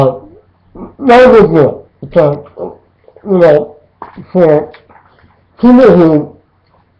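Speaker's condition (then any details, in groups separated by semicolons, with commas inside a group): Maxillectomy; upper jaw removed, oral obturator; about four weeks post surgery, recovering well; unclear without obturator, swallowing difficulty, liquids leak from mouth and nose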